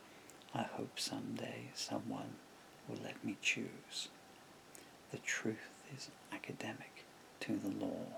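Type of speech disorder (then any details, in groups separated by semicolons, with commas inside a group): Bulbar dysarthria; progressive bulbar palsy (MND)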